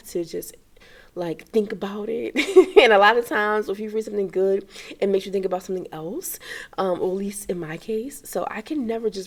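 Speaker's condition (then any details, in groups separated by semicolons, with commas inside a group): No condition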